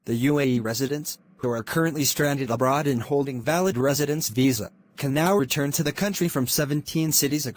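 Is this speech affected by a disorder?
No.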